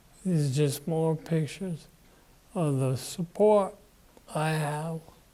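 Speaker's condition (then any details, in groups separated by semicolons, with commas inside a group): Parkinson's disease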